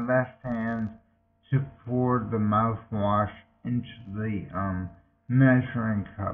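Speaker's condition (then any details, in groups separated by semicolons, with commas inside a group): Multiple sclerosis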